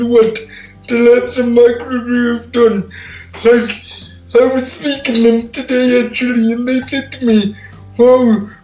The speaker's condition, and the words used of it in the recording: Cerebral palsy. I find people are nervous about asking you to repeat yourself.